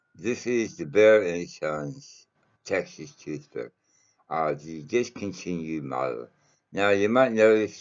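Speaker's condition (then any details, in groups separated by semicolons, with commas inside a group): Mouth cancer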